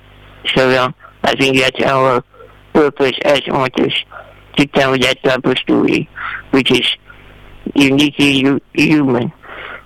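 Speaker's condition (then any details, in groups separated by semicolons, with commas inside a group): Spinal muscular atrophy type 2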